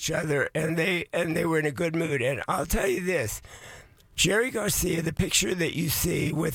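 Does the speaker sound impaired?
Yes: voice changed after vocal cord surgery; vocal cord surgery about two years ago, man aged 81; voice changed since surgery, likened to Miles Davis after surgery, may sound less clear.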